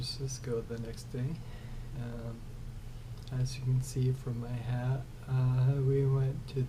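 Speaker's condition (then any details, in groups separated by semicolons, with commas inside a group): ALS; arms, neck and throat affected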